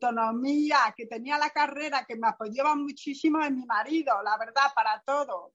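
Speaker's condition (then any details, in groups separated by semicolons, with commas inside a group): Profound bilateral hearing loss, post-meningitis profound bilateral sensorineural hearing loss; profound bilateral hearing loss from meningitis at four, cochlear implant at 30, earlier limited hearing aid; speech surprises people given deafness, childhood speech therapy abroad, relies on lip reading and facial gestures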